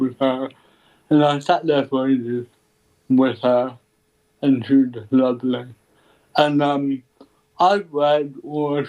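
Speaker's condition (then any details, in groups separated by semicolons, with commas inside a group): Cerebral palsy; ataxic type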